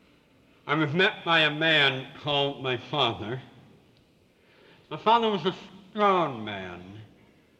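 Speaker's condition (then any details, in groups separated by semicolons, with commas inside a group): Severe cleft palate with lisp; congenital, hole in roof of mouth, no upper lip, half nose, many corrective surgeries; still speaks with a lisp, hard to understand, could not speak clearly for first 17 years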